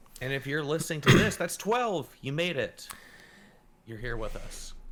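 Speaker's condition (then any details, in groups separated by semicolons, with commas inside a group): No condition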